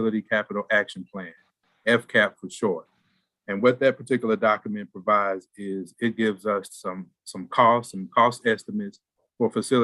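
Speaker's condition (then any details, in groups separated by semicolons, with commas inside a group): No condition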